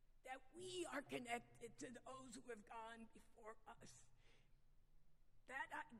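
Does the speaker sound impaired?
Yes: vocal dysphonia; noticeably sultry voice, not painful, lost singing ability, still able to speak.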